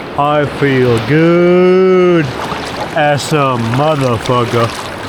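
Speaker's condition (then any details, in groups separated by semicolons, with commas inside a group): No condition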